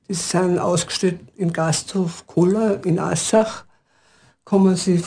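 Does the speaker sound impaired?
Yes: Parkinson's disease; diagnosed at age 45, brain tumour then multiple sclerosis first suspected; ten years since onset.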